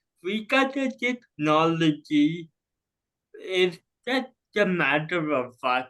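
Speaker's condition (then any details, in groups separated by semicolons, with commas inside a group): Cerebral palsy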